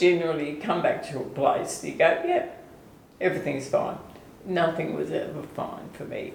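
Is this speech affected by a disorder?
Yes: ALS/MND; onset foot drop.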